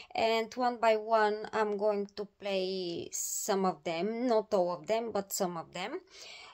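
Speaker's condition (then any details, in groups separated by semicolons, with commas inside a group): No condition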